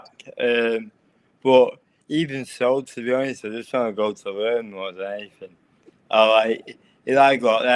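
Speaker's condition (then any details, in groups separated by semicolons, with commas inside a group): Cerebral palsy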